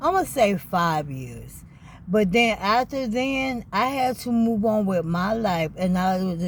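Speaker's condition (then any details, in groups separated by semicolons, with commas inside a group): ALS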